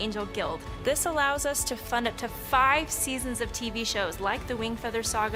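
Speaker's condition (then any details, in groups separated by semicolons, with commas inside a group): No condition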